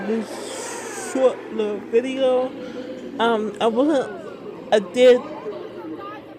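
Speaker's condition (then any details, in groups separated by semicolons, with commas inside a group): Speech impairment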